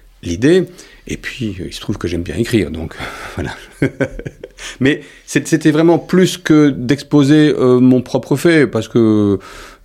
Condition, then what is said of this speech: Stuttering. Aujourd'hui, il déclare qu'il bégait avec fluidité.